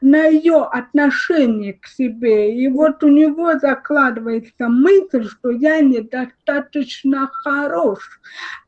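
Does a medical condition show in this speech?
Yes: cerebral palsy, spastic diplegia; caused by birth trauma; more or less stable.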